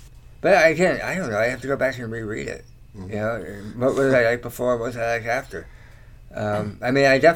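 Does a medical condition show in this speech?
Yes: tongue cancer surgery; many years after treatment.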